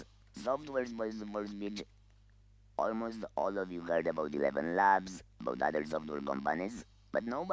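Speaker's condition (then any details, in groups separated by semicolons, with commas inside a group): Laryngeal cancer, voice loss, electrolarynx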